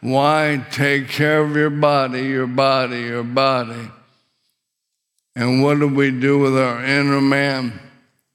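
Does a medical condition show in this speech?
Yes: ALS; struggles with swallowing, choked seriously on saliva, windpipe tightened, couldn't breathe.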